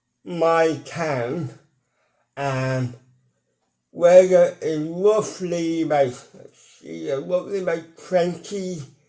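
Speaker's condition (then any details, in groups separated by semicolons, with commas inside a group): Cerebral palsy; mild, ataxic type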